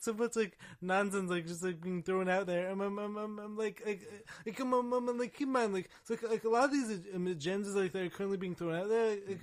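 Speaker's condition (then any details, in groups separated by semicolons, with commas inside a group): Stammering and stuttering; minimal editing leaves speech issues on display; repeated sounds, repeated words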